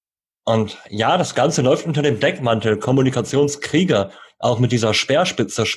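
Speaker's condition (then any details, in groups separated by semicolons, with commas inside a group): Cleft lip and palate; congenital cleft lip, jaw and palate, Bundeswehr cited inability to eat army food; learned to speak through speech therapy until age nine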